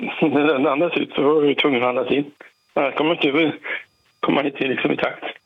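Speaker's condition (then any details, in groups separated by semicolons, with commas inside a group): Parkinson's; operation involving tube down the throat planned about two months ago; recovering after intensive care two months ago, half day on oxygen masks, learning to breathe; difficulty speaking at times, trouble getting voice out properly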